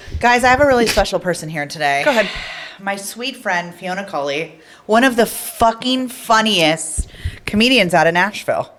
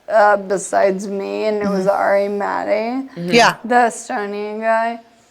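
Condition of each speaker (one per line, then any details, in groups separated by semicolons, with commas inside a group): No condition
Friedreich's ataxia; progressive, affects balance and hands; onset 12 years ago, wheelchair, medication to pause progression; voice sounded abnormal from onset, mistaken for drunk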